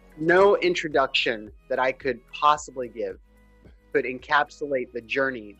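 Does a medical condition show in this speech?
No.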